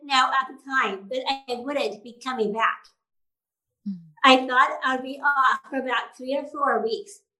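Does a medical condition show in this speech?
Yes: Down syndrome.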